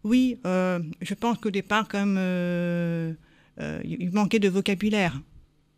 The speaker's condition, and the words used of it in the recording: Deafness. Voilà, et en même temps c'est trompeur parce que le fait que je parle bien, souvent les personnes croient que je suis entendante.